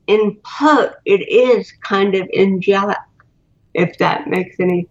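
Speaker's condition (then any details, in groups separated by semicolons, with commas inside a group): Cerebral palsy; botox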